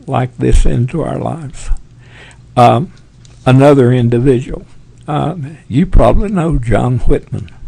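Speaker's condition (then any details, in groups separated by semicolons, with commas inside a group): Parkinson's; tremors as early symptom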